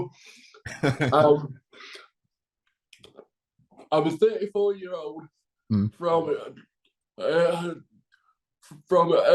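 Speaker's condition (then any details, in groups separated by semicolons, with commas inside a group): Cerebral palsy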